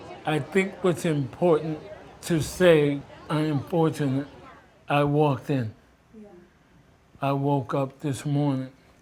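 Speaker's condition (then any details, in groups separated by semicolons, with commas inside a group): ALS; slurred speech early sign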